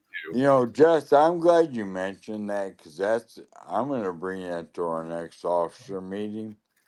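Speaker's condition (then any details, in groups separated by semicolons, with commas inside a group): Lou Gehrig's disease (ALS)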